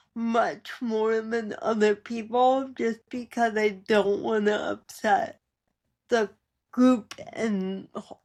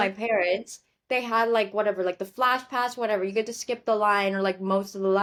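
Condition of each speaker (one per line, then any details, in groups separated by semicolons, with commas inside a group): Cerebral palsy; from birth, oxygen deprivation, whole body, spastic, hypotonic, ataxic features
No condition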